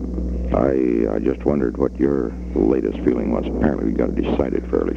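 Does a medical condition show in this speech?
No.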